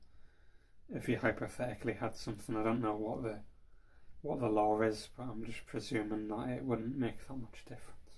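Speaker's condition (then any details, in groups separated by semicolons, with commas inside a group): Cerebral palsy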